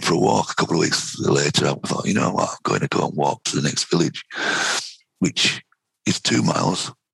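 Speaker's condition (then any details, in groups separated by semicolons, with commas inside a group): Vocal cord cancer, head and neck cancer, right vocal cord; earlier voice croaky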